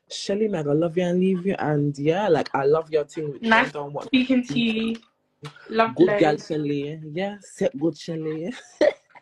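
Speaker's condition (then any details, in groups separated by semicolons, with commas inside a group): No condition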